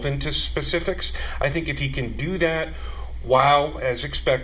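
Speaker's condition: No condition

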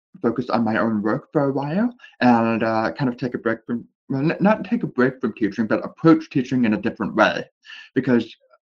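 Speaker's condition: Deafness with speech impediment; born deaf, years of speech therapy, cannot really hear voices in interviews

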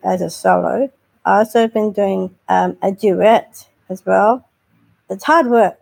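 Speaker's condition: Down syndrome; intellectual disability

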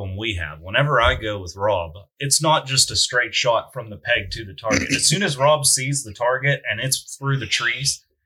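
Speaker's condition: No condition

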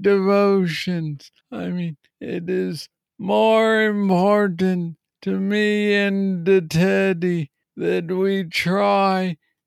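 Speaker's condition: Parkinson's disease; young onset

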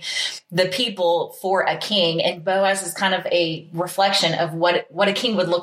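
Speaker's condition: No condition

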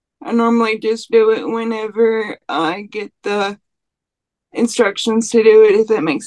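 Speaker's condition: Cerebral palsy; no speech dictation software at present, would like to have it

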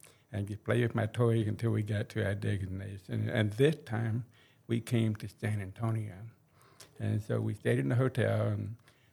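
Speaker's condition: Hearing impairment, cochlear implant

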